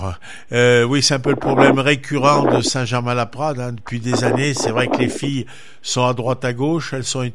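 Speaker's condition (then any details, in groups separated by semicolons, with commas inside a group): No condition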